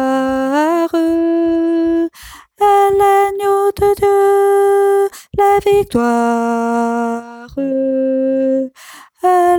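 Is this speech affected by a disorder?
No.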